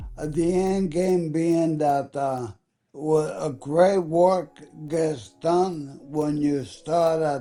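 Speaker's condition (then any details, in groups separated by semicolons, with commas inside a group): ALS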